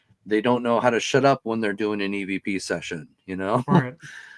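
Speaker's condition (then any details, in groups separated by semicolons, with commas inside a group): No condition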